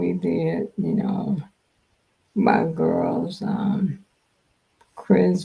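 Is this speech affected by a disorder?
Yes: multiple sclerosis.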